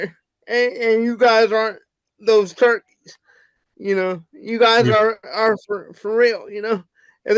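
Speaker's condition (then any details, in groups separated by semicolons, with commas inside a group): Cerebral palsy; wheelchair user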